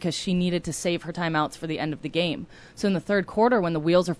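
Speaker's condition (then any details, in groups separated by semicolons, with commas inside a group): No condition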